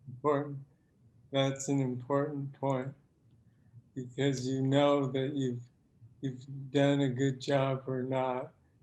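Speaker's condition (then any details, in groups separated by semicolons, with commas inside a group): Parkinson's disease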